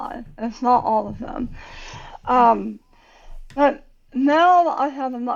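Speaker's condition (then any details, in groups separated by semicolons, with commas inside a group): Tongue cancer surgery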